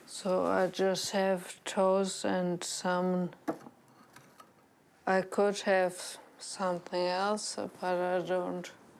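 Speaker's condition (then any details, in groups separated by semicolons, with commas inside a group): Traumatic brain injury, severe; struck by car while cycling, right-sided ataxia, one-sided weakness; about 16 months since injury, ongoing rehabilitation; speech affected, speaking again despite expectations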